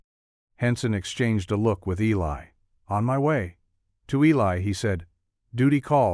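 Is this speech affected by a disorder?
No.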